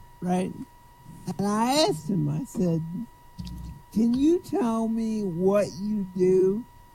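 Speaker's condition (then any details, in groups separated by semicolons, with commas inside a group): Cerebral palsy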